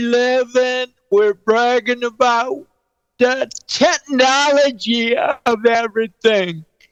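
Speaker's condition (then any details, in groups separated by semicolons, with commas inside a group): Cerebral palsy; present since birth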